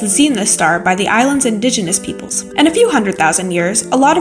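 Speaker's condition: No condition

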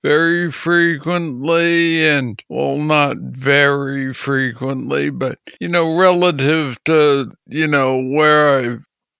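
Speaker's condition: Parkinson's disease, young onset

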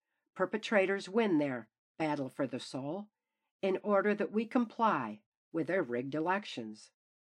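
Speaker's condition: No condition

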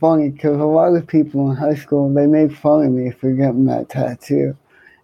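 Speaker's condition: Cerebral palsy, hemiplegia

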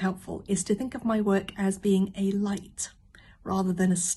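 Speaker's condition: No condition

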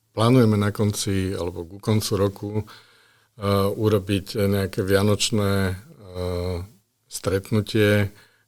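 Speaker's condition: No condition

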